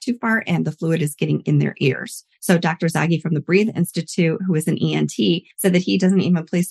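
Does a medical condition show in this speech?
No.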